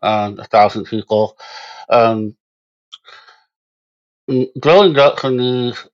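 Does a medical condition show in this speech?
Yes: Moebius syndrome; congenital.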